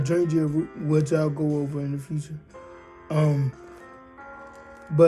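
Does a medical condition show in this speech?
Yes: cerebral palsy, spastic diplegia.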